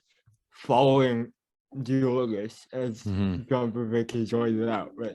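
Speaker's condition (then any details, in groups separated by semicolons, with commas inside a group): Cerebral palsy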